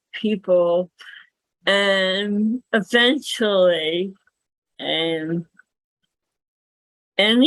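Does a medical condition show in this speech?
Yes: cerebral palsy; speaks better than types.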